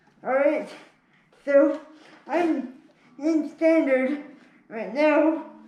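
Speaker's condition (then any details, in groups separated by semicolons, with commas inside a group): Spastic cerebral palsy; uses wheelchair; can speak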